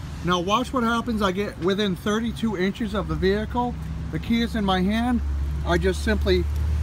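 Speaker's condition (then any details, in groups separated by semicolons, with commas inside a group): No condition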